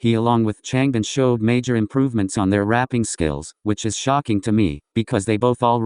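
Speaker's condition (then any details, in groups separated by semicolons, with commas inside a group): No condition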